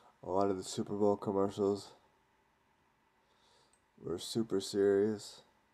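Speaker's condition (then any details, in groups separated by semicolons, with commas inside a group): Cerebral palsy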